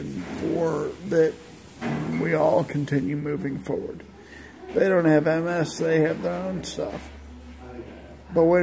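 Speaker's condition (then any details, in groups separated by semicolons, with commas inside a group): Multiple sclerosis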